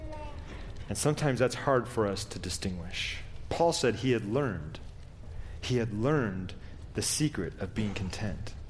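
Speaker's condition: No condition

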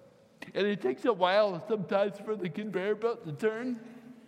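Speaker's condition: Cerebral palsy, mild; voice hard to understand

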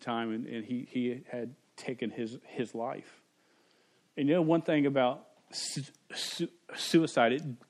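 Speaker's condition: Stuttering; much worse through school years, variable with bad days; pretty fluent currently; pretty fluent now, some days unable to say own name; repeated sounds, repeated words, prolonged sounds

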